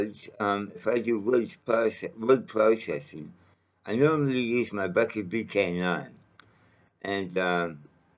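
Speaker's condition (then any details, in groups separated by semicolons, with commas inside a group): Mouth cancer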